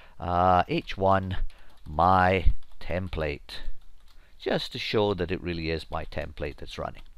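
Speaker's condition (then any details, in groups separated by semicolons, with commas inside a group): No condition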